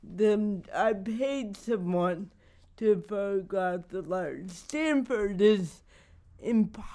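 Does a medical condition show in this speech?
Yes: cerebral palsy; especially without yoga or exercise.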